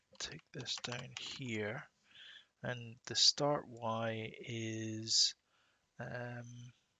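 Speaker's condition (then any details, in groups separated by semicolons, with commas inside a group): No condition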